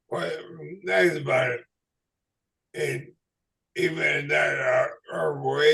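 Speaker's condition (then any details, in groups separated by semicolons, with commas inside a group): ALS/MND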